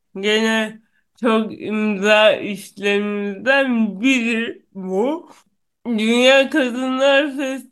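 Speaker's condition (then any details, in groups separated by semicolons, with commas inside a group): Cerebral palsy; neurological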